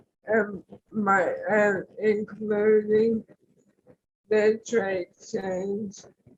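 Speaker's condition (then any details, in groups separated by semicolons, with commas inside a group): ALS; tracheostomy; arms do not work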